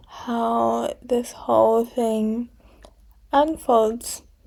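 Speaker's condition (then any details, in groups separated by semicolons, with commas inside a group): Cerebral palsy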